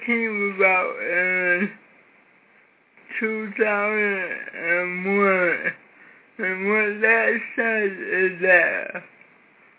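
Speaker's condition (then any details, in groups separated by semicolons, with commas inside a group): Cerebral palsy; severe cerebral palsy from birth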